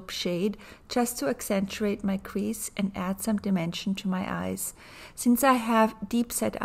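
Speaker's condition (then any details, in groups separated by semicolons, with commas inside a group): No condition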